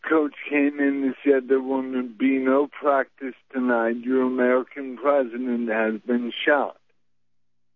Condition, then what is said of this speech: Multiple sclerosis. If I speak poorly, it's because I have MS.